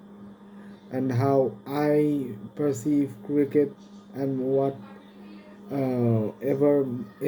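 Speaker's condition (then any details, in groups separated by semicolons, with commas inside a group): No condition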